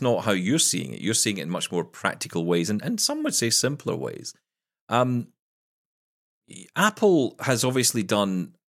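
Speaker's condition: No condition

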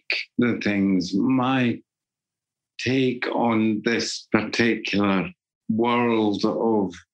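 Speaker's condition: Parkinson's disease; diagnosis took about 15 months

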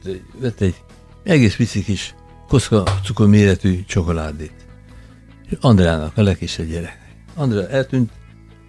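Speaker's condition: Parkinson's disease

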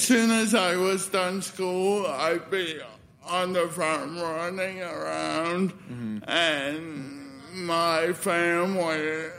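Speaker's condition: Spastic cerebral palsy; age 34, walks with limp, no longer falls, poor fine motor control, never written

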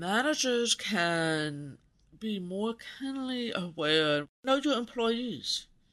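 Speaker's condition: Profound deafness, congenital rubella deafness; pulled out of class weekly for speech therapy in school

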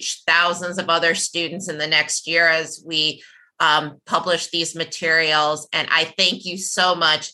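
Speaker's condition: No condition

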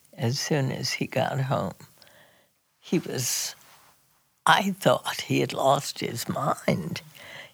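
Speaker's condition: Spasmodic dysphonia; strange

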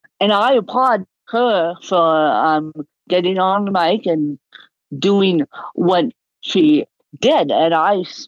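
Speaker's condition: Cerebral palsy, moderate; can talk

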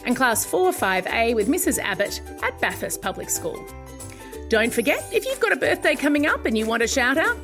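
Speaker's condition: No condition

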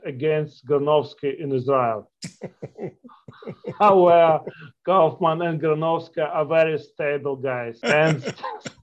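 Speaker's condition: No condition

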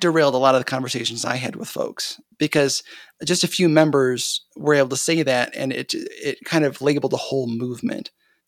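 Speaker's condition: No condition

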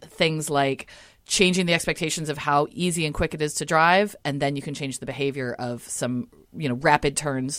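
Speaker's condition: No condition

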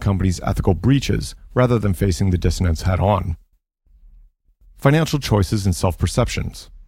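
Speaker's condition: No condition

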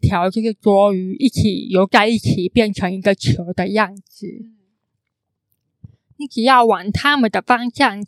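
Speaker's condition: Congenital hearing impairment, congenital cochlear underdevelopment; cannot hear clearly

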